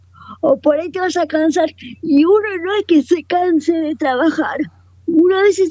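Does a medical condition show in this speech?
Yes: cerebral palsy, quadriparesis; wheelchair user.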